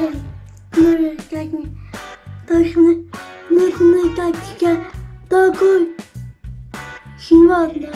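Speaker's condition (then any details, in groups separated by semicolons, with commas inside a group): Cerebral palsy; cannot walk independently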